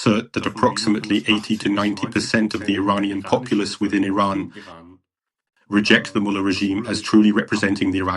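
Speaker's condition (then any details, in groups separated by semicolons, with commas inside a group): No condition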